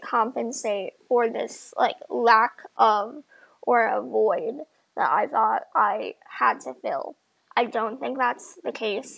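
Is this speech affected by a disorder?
Yes: bilateral cleft lip and palate; from birth, very wide cleft of lip, nose and palate, quite a few repair surgeries.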